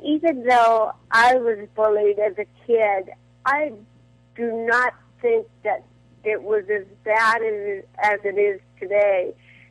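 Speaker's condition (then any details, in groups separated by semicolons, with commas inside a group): Cerebral palsy; dependent on Botox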